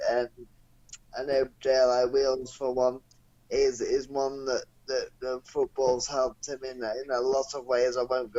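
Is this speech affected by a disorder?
Yes: cerebral palsy; non-progressive.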